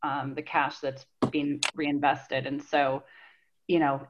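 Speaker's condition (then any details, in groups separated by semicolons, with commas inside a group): No condition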